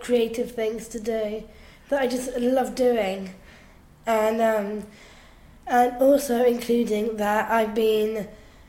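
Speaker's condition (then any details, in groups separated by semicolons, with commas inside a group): Down syndrome; down syndrome since birth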